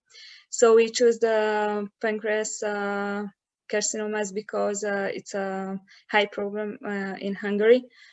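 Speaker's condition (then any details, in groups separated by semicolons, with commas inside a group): No condition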